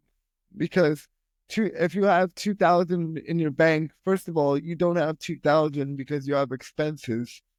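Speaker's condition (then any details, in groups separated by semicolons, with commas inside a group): Spastic quadriplegic cerebral palsy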